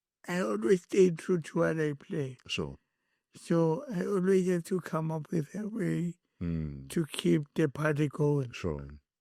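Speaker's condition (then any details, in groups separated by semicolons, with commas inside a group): Cerebral palsy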